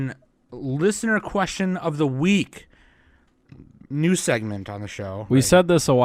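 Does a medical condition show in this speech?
No.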